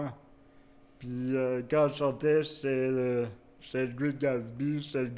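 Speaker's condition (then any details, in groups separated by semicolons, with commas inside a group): Cerebral palsy; wheelchair use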